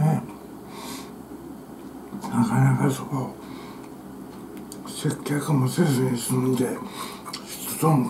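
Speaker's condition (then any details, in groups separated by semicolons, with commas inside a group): Tongue cancer, partial glossectomy; partial glossectomy twice, about half tongue removed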